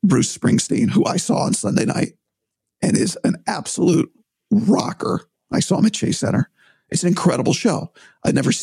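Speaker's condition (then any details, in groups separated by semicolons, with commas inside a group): Vocal cord surgery; vocal cord problem, not uncommon, long search for diagnosis, vocal cord surgery by ear nose and throat surgeon; voice compromised, objectively worse than usual, unsure if voice returns to 100%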